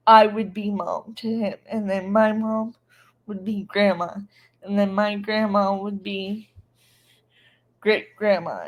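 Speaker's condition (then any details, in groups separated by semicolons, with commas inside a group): Cerebral palsy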